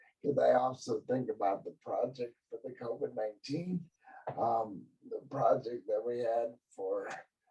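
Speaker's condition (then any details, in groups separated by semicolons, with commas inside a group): Cerebral palsy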